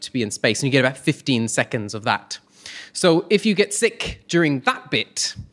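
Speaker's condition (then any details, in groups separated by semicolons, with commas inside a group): No condition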